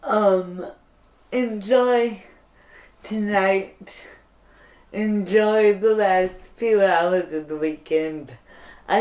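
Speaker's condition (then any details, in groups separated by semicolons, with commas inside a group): Cerebral palsy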